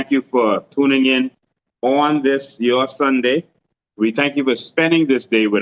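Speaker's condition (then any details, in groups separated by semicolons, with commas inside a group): No condition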